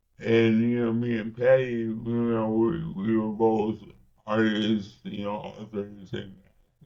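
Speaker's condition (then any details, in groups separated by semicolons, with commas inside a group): Cerebral palsy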